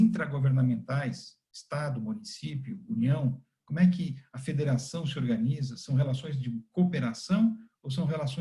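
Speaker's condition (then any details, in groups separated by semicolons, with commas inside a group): No condition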